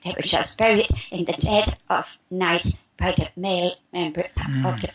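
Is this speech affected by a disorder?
Yes: spasmodic dysphonia; spasmodic dysphonia for past 3 years, described as strangulation of the esophagus; about 3 years since onset, recent healing attributed to geopathic stress removal from apartment; expects to speak perfectly in a few minutes, asks hosts for healing meanwhile.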